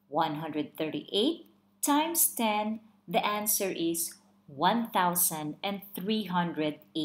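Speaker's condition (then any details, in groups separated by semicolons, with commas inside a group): No condition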